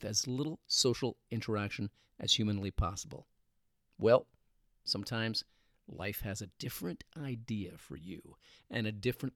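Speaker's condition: No condition

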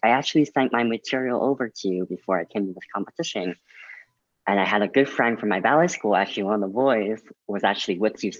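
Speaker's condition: Cleft lip and palate; congenital open cleft lip and palate

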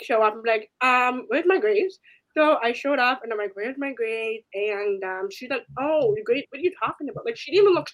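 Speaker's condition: Deafness; hears one or two words with accents, asks for slow speech, cannot hear in loud restaurants

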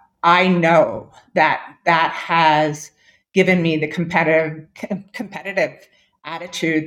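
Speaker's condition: Deafness; hearing aids

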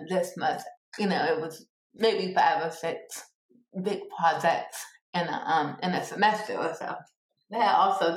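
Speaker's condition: Cerebral palsy; born two months premature

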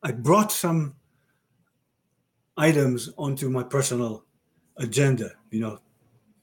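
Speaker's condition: Aphasia after stroke; aphasia caused by stroke about 30 years ago, permanent; expresses self relatively well, unlike others who cannot, rambles off track a little

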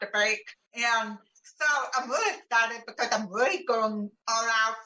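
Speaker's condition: Profound deafness; communicates by spoken language

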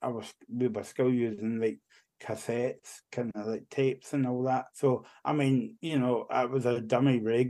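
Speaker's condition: Cerebral palsy; walks and talks now

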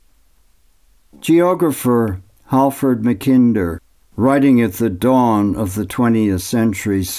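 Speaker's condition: No condition

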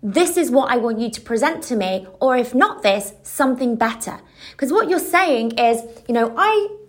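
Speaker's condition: No condition

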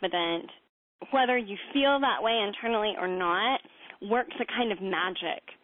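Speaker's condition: Cleft palate; about 7 years of speech therapy

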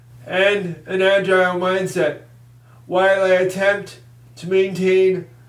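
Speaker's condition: Cerebral palsy; grew up before the ADA, used 6T formula: think, trust, tool, try, test, train

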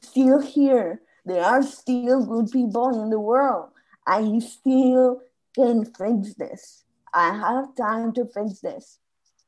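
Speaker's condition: Spasmodic dysphonia; voice regained 6 months ago after speech therapy

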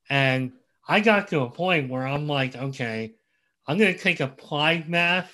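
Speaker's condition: Cleft lip and palate; present from birth

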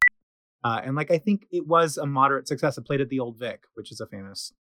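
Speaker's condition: No condition

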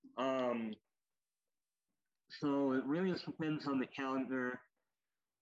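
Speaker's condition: Cleft lip and palate, popliteal pterygium syndrome

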